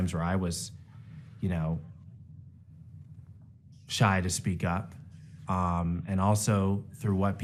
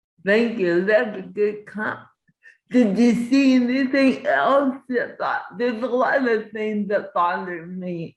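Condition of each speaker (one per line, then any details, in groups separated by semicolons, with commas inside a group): No condition
Cerebral palsy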